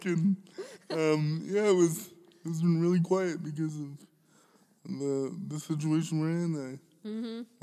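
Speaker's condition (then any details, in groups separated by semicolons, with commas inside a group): Cerebral palsy; smokes a lot of cannabis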